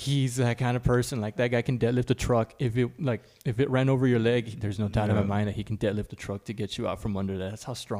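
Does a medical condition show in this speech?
No.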